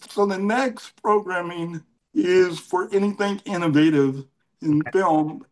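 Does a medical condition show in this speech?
Yes: cerebral palsy.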